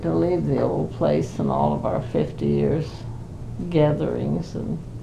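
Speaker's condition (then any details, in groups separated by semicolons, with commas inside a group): Parkinson's disease; Parkinson's for 5 years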